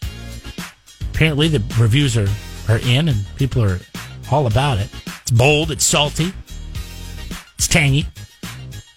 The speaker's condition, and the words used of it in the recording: No condition.